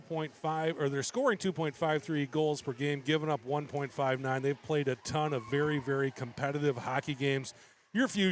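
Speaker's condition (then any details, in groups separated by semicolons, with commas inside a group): No condition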